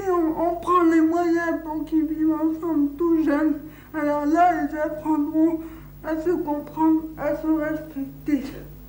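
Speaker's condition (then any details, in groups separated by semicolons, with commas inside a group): Cerebral palsy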